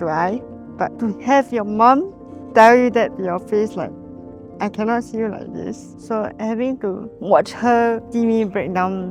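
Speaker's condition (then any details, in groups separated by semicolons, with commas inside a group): Cerebral palsy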